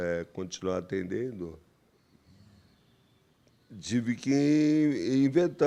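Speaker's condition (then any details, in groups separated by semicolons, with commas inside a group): Amyotrophic lateral sclerosis; onset with cramps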